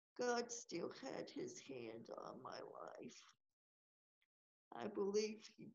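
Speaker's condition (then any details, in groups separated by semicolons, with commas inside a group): Cerebral palsy; age 32, wheelchair user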